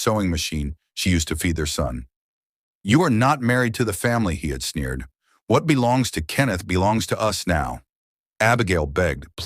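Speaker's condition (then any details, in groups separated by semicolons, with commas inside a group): No condition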